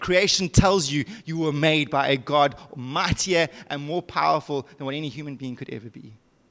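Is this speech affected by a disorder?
No.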